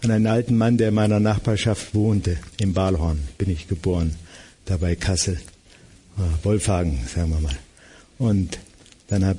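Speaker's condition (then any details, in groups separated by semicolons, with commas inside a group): Parkinson's disease; almost daily falls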